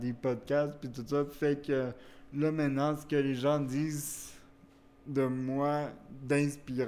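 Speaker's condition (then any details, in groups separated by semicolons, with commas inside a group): Cerebral palsy; wheelchair use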